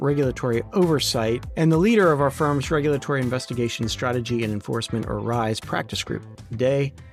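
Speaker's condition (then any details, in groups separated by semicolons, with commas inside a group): No condition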